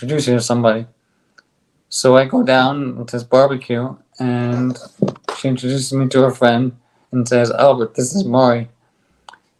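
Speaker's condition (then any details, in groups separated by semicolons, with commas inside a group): ALS; on drug, stronger bite, speaks better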